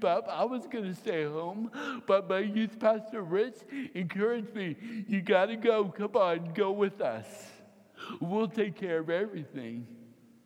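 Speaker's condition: Cerebral palsy, mild; typewriter for writing

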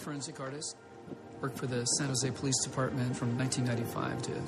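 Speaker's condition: No condition

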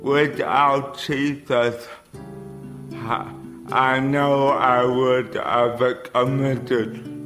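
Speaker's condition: Cerebral palsy; daily tasks harder than for others

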